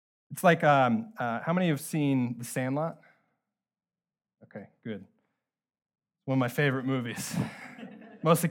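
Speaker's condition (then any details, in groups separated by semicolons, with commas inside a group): No condition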